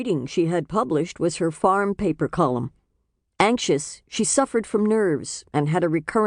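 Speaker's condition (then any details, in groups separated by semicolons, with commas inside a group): No condition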